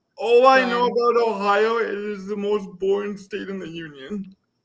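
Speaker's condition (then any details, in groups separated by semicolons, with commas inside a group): Cerebral palsy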